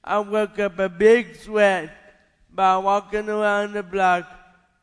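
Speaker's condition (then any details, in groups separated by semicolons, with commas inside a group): Cerebral palsy; not birth defects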